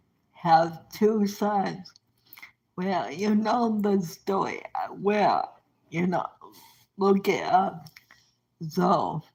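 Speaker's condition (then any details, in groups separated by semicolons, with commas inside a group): Cerebral palsy; present from birth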